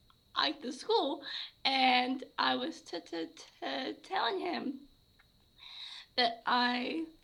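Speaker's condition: Stuttering; stuttered a lot while talking to coffee shop staff; repeated sounds, prolonged sounds

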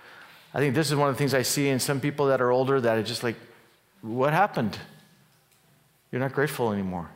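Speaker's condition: No condition

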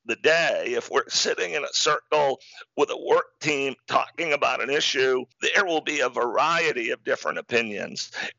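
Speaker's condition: Spasmodic dysphonia; communicating difficult, hard to talk, voice sounds a bit unique but fully understandable

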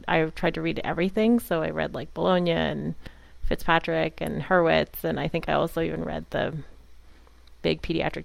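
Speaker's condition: No condition

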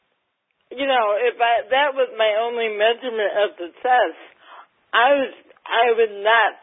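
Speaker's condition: Cerebral palsy, mild; mildly affects speech

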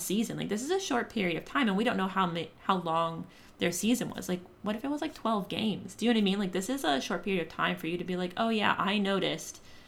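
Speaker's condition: No condition

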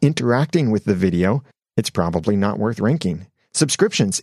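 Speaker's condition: No condition

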